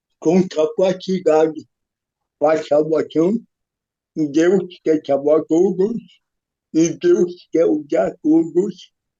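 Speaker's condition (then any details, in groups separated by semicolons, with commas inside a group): Cerebral palsy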